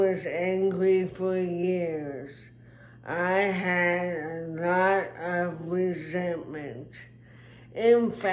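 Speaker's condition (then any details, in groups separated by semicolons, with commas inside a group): Traumatic brain injury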